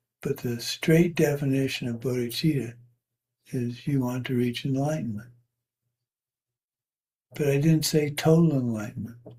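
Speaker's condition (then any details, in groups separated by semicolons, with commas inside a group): Parkinson's; tremor varies day to day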